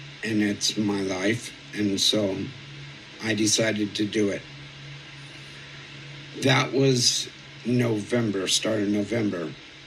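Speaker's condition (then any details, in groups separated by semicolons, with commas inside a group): ALS; voice previously lost, now slightly scratchy, past breathing trouble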